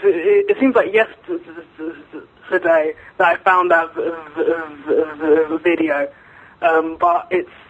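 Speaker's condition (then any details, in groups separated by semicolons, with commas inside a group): Stuttering; onset age four or five per sister, both parents and brother stuttered, long covert, tried neuro-linguistic programming; openly stuttering nearly a year and a half, since a stutter talk YouTube video; stutter impossible to hide, once stuttered badly and uncontrolled with dry mouth; repeated sounds, prolonged sounds, blocks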